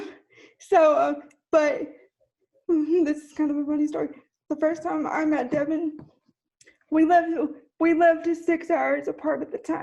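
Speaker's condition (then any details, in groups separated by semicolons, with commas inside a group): Cerebral palsy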